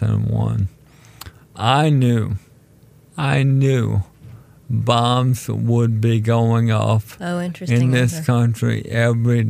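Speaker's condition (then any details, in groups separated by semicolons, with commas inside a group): ALS; diagnosed almost 4 years ago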